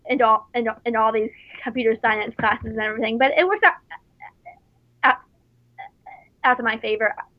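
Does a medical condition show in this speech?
Yes: stuttering; stuttering since very young, speech therapy from young age, father stuttered when younger, believed genetic; hides stuttering at work as waitress; fluent in routine work talk, different voice in work mode, stutters in casual conversation, facial contortions; here repeated words, blocks.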